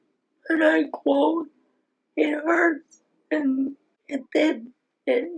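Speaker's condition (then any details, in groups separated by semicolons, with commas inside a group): Aicardi-goutieres syndrome; able to speak, unusual for condition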